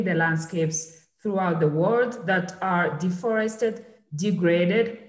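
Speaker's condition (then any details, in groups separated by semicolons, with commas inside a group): No condition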